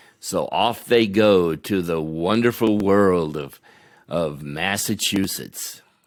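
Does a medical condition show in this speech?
No.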